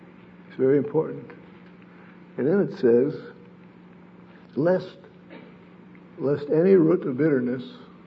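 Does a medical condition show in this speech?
Yes: Parkinson's disease; diagnosed while wife was dying of cancer, lost balance and body coordination.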